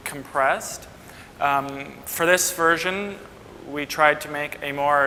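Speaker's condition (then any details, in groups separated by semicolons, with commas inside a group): No condition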